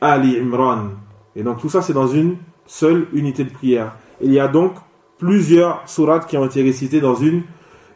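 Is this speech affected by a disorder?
No.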